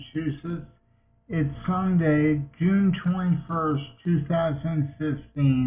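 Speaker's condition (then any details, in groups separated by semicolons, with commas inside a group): Multiple sclerosis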